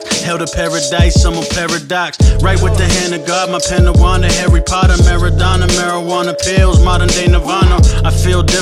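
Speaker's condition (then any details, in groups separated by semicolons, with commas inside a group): No condition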